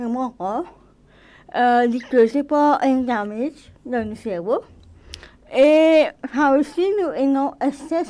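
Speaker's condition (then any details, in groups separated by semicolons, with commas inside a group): Cerebral palsy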